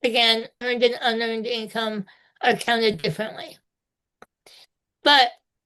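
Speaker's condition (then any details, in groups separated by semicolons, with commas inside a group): Spinal muscular atrophy type two; needs personal care assistance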